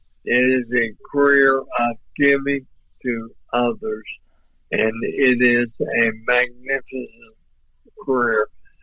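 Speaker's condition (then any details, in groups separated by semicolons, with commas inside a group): ALS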